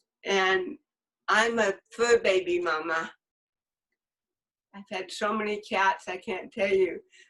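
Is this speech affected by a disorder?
Yes: cerebral palsy.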